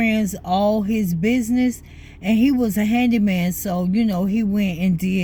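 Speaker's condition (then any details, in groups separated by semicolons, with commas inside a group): ALS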